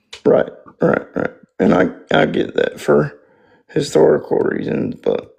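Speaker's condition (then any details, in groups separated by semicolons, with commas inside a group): Spastic quadriplegic cerebral palsy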